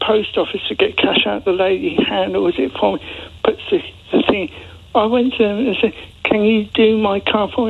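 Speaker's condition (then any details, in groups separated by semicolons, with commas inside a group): Cerebral palsy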